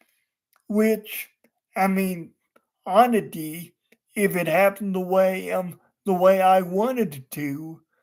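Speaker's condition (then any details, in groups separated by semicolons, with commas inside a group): Cerebral palsy; wheelchair user, unable to walk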